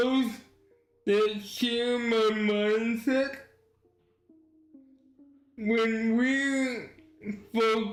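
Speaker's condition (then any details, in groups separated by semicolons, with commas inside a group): Cerebral palsy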